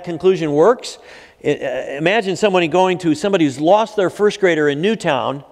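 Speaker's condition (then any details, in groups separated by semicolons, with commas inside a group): No condition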